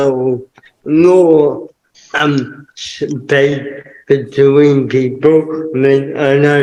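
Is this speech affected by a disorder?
Yes: cerebral palsy; permanent wheelchair user.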